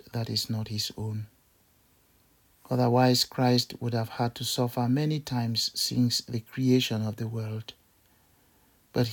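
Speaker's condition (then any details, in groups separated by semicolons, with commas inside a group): No condition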